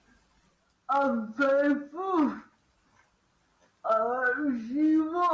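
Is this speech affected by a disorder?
Yes: cerebral palsy.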